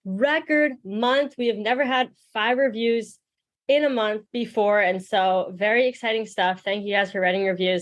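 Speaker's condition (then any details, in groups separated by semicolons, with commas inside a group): No condition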